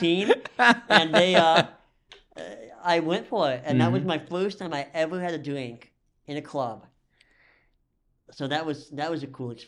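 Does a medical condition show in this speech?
Yes: cleft lip and palate; congenital cleft lip and palate, cause unknown, missing muscles, dental problems, 40+ surgeries incl. multiple jaw; nut bar (likely Nuss bar) currently placed in chest, latest surgery.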